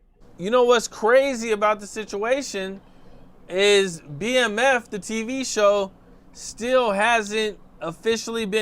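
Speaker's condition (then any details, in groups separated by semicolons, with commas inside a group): No condition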